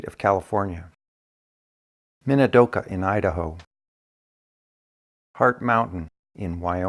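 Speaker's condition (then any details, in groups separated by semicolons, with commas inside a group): No condition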